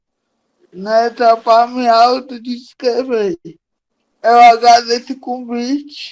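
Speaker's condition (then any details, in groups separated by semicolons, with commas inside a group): Cerebral palsy; from birth; difficulty speaking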